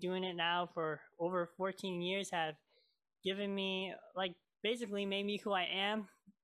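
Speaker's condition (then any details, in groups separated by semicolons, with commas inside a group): Cleft lip and palate; many childhood surgeries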